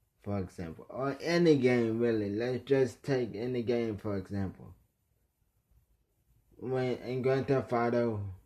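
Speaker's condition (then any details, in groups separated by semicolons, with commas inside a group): Traumatic brain injury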